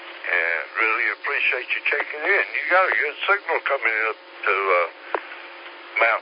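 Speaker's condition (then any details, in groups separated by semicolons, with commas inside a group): Slurred speech; stroke 3 years ago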